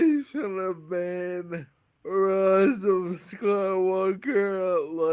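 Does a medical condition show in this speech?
Yes: Friedreich's ataxia.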